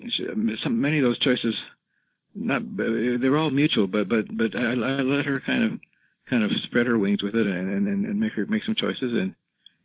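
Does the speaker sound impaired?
Yes: Parkinson's disease; rigidity-predominant form, never had tremors, gait mainly affected, diagnosed by neurologist, confirmed by drug response; 11 years into illness, ability to walk almost gone.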